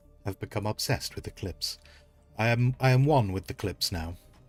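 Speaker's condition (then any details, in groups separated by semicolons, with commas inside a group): No condition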